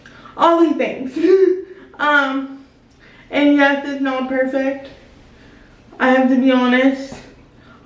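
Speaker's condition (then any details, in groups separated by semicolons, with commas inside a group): Spastic quadriplegic cerebral palsy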